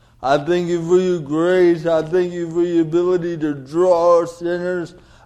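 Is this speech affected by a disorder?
Yes: cerebral palsy; delayed development.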